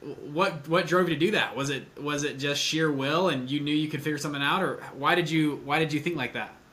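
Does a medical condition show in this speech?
No.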